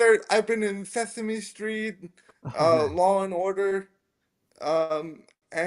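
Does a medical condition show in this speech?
Yes: spastic quadriplegic cerebral palsy.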